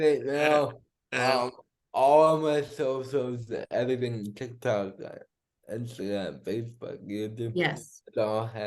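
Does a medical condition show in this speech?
Yes: cerebral palsy.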